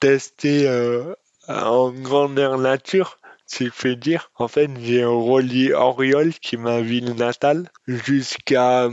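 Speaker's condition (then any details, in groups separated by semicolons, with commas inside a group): Dystonia; congenital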